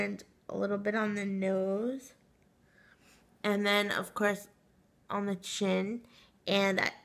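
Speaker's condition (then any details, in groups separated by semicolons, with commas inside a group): Cerebral palsy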